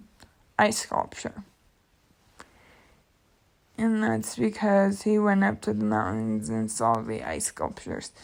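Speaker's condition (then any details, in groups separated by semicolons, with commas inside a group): Cerebral palsy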